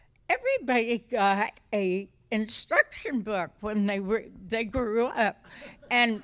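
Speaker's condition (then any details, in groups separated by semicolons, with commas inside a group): Essential tremor; may be hard to understand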